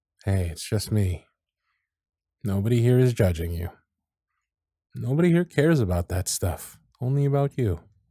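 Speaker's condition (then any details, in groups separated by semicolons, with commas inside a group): No condition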